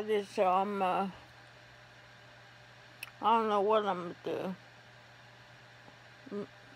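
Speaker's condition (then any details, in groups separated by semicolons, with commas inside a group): ALS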